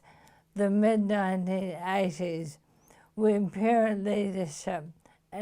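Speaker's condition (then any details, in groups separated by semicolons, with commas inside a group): Motor neuron disease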